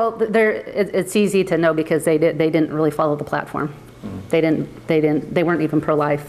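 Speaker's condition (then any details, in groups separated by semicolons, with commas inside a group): No condition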